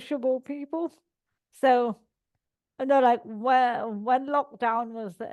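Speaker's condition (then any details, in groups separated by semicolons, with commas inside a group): Cerebral palsy; all four limbs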